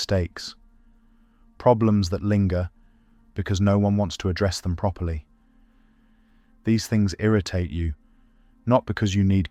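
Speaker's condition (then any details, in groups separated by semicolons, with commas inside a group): No condition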